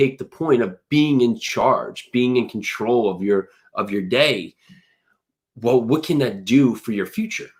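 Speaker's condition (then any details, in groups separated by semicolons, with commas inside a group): No condition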